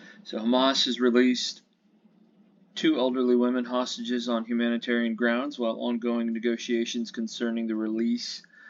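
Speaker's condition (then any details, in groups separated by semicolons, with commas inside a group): No condition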